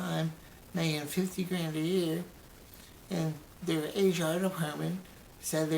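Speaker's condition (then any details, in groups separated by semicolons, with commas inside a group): Brain injury; memory greatly affected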